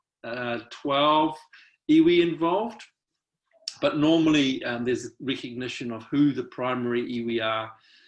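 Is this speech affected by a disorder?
No.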